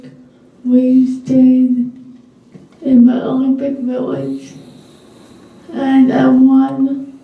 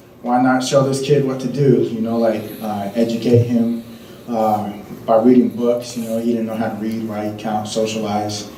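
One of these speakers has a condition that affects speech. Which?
The first: cerebral palsy; no oxygen at birth, affects right hand and right heel; speech affected a little, swallowing difficulty predicted at birth.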